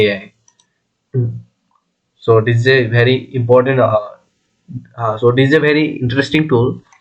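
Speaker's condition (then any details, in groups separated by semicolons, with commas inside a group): No condition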